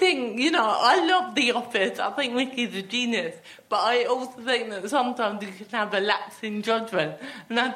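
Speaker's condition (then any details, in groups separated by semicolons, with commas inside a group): Athetoid cerebral palsy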